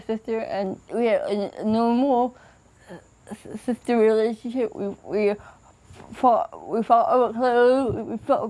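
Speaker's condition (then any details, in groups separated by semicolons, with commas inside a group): Cerebral palsy; from birth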